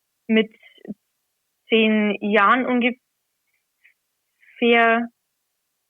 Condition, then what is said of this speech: Stuttering. Natürlich war es nicht stotterfrei, um Gottes Willen, aber allein diese Überwindung, das dann zu machen, das lässt mich dann immer schon noch einmal wachsen und gibt einen Selbstvertrauen.